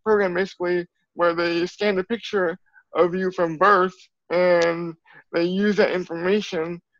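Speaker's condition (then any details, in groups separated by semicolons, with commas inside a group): Cerebral palsy; from birth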